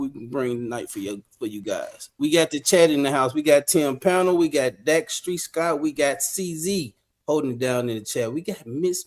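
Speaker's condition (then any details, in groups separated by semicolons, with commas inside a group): No condition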